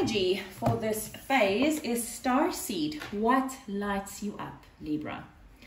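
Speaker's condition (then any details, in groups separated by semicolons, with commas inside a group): No condition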